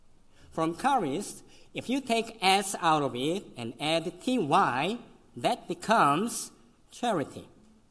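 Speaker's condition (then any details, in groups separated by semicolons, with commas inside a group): Cleft lip and palate; congenital, severe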